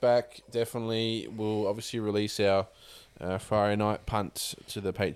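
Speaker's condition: No condition

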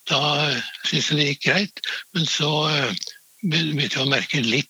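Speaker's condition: Parkinson's disease; early reduced hand flexibility

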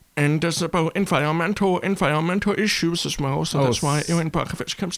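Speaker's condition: Deafness; brown cochlear implant on side of head

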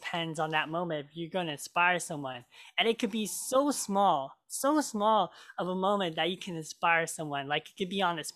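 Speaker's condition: Cleft lip and palate; made eating, talking and singing hard growing up

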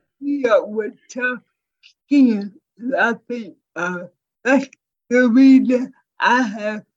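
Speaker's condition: Cerebral palsy; from birth; speech impairment, voice sounds different, strangers wrongly assume cognitive disability on hearing voice

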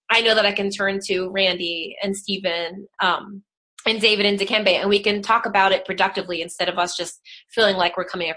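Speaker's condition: No condition

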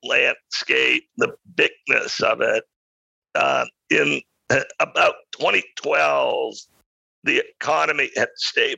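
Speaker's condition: Spasmodic dysphonia; no known cause or cure

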